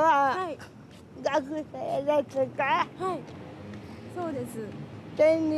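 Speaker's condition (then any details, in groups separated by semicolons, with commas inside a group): Cerebral palsy; severe, only mouth moves, cannot sit unaided, wheelchair; age 42; unfamiliar listeners confused at first, understood after a while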